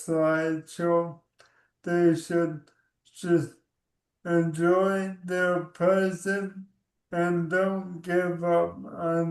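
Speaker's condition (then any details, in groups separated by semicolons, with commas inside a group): ALS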